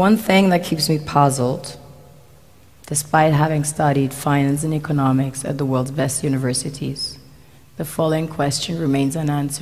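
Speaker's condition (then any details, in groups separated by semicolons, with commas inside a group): No condition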